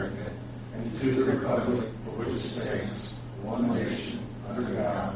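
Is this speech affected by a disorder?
No.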